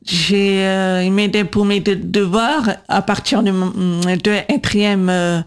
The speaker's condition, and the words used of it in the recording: Deafness. Et ensuite, je prends la parole, l'intelligence artificielle a du mal à me comprendre.